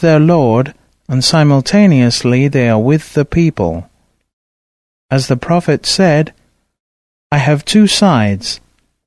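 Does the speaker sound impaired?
No.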